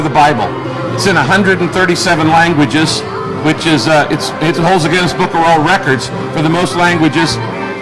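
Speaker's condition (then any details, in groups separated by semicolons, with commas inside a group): No condition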